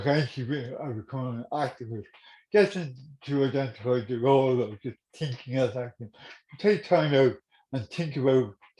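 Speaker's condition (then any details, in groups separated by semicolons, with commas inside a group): Cerebral palsy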